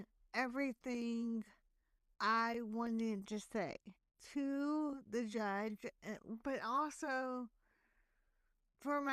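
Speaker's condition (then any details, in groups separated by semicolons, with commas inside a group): Hemiplegic cerebral palsy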